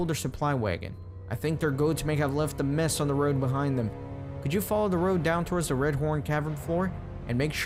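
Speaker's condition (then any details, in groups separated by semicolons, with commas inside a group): No condition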